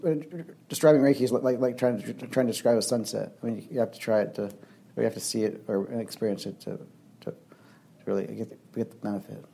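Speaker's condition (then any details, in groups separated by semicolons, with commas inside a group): Young onset Parkinson's disease; symptoms from 17 with left foot twitching, diagnosed at 23, over 20 years; frequent word and phrase repetitions, many fillers, restarted phrases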